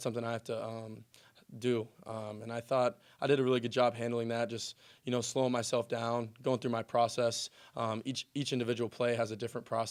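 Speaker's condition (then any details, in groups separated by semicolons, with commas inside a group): No condition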